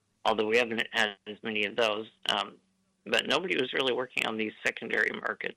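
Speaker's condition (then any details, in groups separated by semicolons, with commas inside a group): Duchenne muscular dystrophy; ventilator may be audible, speech cadence slightly different but works well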